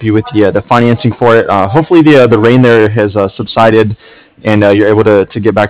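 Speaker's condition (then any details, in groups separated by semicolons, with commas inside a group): No condition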